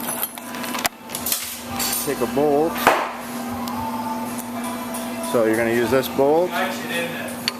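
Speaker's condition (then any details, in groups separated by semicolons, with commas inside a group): No condition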